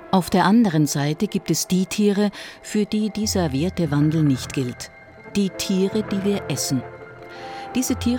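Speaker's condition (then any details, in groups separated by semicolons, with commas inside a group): No condition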